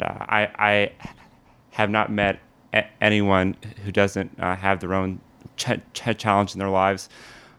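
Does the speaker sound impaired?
Yes: stuttering; 3 weeks at American Institute for Stuttering (AIS), Manhattan, openly discloses stuttering; stutters without visible struggle, comfortable confident speech, some words not out perfectly; here repeated sounds, repeated words.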